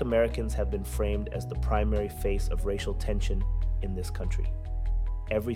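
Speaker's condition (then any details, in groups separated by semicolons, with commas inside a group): No condition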